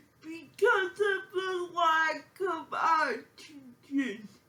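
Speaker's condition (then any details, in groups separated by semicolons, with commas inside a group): Physical speech impairment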